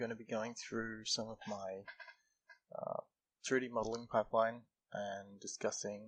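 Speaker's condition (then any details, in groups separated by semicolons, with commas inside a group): No condition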